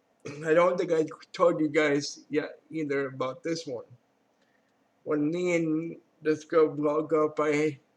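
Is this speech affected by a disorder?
Yes: cerebral palsy.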